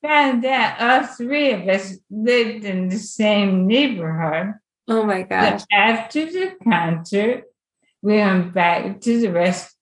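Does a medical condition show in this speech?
Yes: ALS; voice changed, can no longer sing or perform, voice banked.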